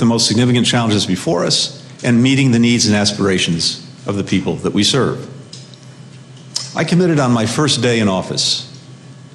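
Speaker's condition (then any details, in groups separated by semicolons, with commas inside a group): No condition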